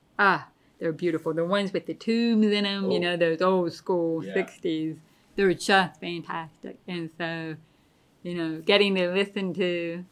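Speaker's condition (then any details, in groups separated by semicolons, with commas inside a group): Deafness; pretty bad tinnitus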